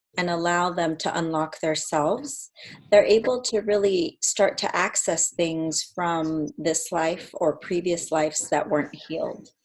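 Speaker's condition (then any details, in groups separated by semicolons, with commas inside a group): No condition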